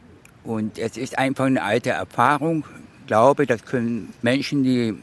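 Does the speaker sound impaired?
Yes: deafness; near-total hearing loss since age one, secondary damage of smallpox vaccination, court-recognized vaccine damage, hearing aids; medically deaf due to age, 58 years old, hearing aid sometimes switched off, relies on lip reading; speaks unusually clearly for a deaf person, learned tones through body and hands from opera-singer father.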